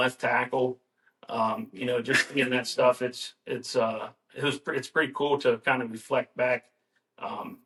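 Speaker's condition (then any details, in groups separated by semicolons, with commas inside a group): No condition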